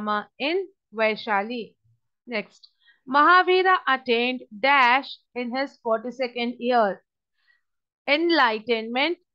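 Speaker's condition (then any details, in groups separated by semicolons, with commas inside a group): No condition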